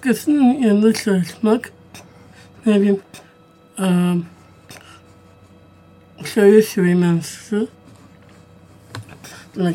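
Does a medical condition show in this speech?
Yes: Down syndrome.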